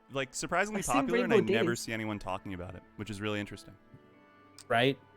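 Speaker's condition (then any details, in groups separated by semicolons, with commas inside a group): No condition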